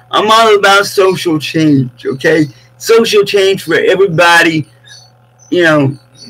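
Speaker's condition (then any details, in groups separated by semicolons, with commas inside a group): Cerebral palsy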